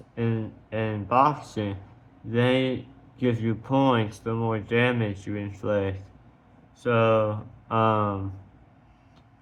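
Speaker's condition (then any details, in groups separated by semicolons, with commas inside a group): Tongue cancer surgery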